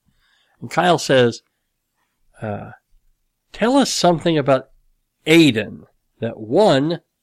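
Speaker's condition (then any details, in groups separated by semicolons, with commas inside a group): Cleft lip and palate; nose still slightly crooked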